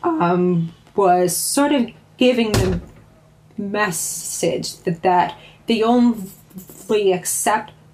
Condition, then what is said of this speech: Stuttering. Something about having a lot of things to say and not being able to say them very easily means that they tend to get channeled into writing.